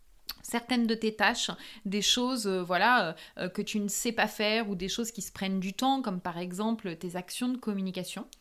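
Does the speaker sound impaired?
No.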